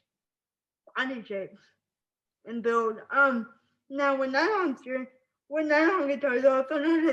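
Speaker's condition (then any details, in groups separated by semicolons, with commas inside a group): Spastic cerebral palsy; uses wheelchair; can speak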